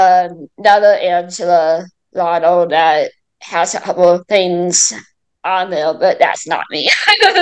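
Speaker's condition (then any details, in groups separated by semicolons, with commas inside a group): Mild cerebral palsy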